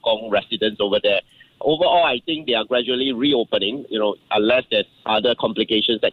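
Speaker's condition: No condition

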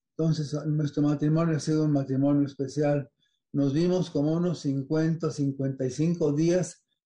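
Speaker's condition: Parkinson's disease; age 93

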